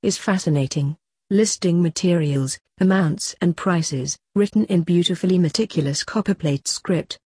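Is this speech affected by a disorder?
No.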